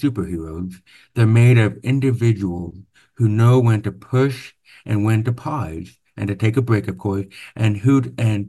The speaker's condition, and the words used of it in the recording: Deafness. If you haven't noticed already, I have a different accent.